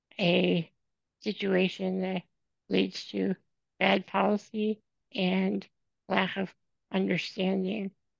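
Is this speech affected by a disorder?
Yes: spinal muscular atrophy; from birth, genetic, motorized wheelchair user whole life, depends on caregivers.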